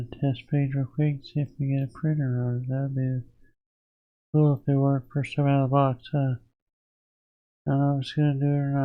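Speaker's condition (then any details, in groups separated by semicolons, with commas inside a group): Parkinson's disease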